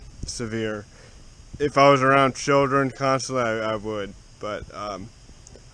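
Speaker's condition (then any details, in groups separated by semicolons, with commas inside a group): Cerebral palsy; spastic, affects walking and legs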